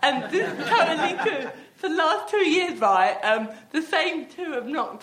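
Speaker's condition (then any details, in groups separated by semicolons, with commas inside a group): Athetoid cerebral palsy; with myotonia and ataxia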